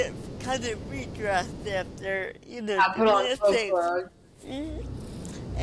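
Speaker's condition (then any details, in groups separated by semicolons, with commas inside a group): Cerebral palsy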